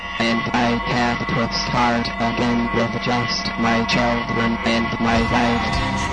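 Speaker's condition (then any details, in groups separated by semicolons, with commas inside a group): No condition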